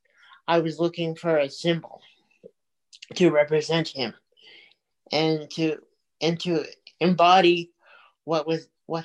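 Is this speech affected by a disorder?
Yes: cerebral palsy; from birth, multiple surgeries since infancy, physical and occupational therapy.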